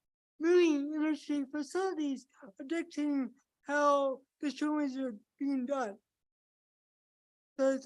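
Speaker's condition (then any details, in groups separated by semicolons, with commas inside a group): Cerebral palsy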